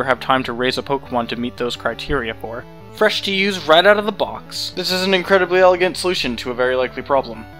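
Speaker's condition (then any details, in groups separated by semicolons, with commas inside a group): No condition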